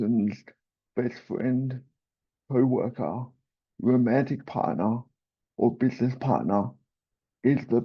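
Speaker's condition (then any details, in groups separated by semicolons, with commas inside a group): Cerebral palsy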